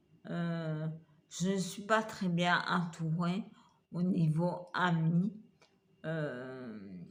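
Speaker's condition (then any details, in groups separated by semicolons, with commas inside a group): Multiple sclerosis; uses wheelchair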